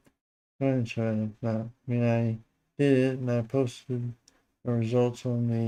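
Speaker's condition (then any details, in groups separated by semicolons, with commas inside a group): Parkinson's disease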